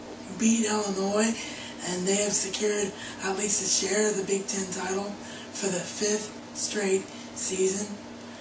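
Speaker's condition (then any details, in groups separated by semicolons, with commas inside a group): Cerebral palsy; wheelchair bound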